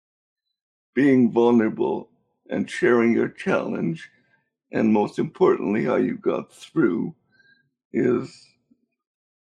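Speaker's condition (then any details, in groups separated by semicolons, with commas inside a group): Cerebral palsy; cerebral palsy since birth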